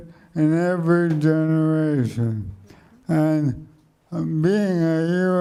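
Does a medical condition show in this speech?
Yes: motor neuron degeneration.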